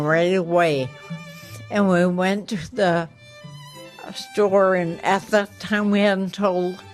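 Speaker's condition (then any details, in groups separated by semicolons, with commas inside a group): Ataxia; speaking problems for last couple of years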